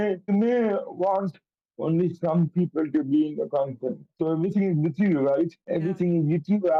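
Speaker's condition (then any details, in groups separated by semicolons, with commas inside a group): Cerebral palsy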